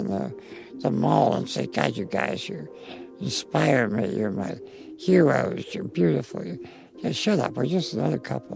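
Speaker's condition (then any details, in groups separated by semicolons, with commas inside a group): Spinal muscular atrophy, congenital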